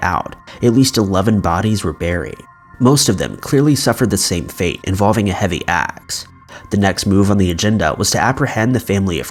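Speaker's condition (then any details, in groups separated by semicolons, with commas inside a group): No condition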